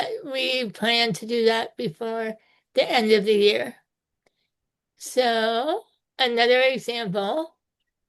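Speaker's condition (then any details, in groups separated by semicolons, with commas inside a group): Spinal muscular atrophy type two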